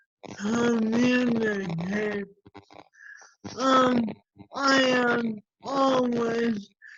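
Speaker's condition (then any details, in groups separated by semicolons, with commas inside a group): ALS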